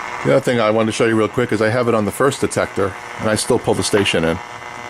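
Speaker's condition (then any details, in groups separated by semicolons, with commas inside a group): No condition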